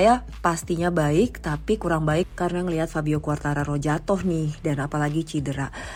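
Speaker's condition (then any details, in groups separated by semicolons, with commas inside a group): No condition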